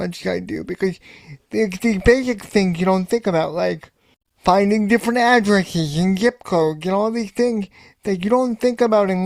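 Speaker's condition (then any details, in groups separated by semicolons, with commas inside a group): Cerebral palsy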